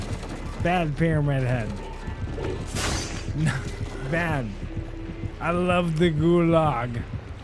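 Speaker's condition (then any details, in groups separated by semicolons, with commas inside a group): ALS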